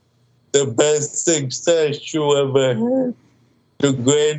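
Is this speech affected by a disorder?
Yes: cerebral palsy, mild.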